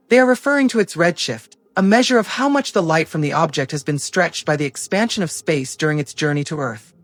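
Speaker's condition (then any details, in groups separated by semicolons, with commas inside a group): No condition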